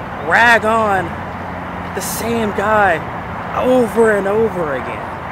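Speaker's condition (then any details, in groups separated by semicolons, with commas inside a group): No condition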